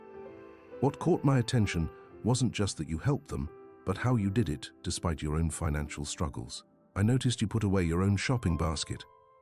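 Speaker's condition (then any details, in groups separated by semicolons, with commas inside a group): No condition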